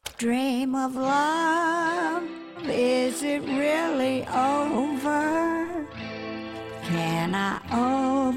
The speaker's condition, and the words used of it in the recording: None; typical speech.